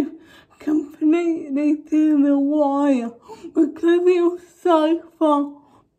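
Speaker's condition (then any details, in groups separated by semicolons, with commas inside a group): Cerebral palsy; uses feeding aid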